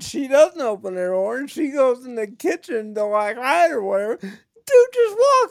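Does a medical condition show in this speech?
Yes: cerebral palsy; chronic pain.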